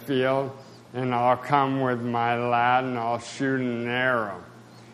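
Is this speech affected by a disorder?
Yes: spasticity, mild.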